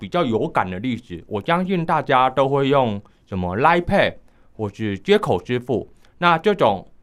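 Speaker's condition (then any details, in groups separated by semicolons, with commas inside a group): Hearing impairment, high-frequency hearing loss, mild; uses atypical assistive device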